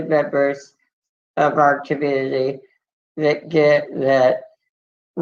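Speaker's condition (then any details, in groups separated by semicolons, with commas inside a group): Muscular dystrophy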